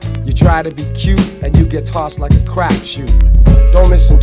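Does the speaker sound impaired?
No.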